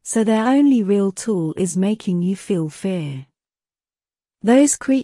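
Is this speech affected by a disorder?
No.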